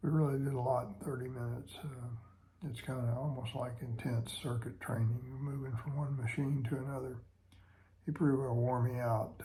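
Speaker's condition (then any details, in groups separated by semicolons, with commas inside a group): Parkinson's disease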